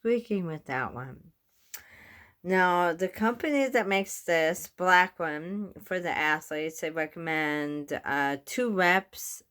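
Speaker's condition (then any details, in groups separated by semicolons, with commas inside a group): Bulbar onset ALS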